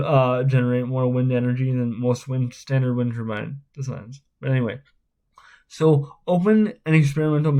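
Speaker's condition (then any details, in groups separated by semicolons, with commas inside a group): Spastic cerebral palsy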